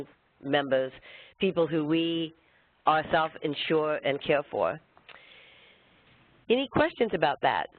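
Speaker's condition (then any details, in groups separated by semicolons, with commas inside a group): No condition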